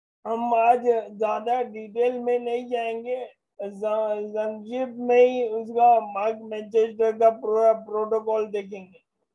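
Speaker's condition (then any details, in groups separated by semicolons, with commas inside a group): Motor neurone disease; voice strong and loud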